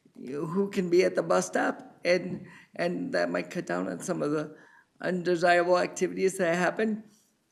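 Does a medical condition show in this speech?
Yes: cerebral palsy.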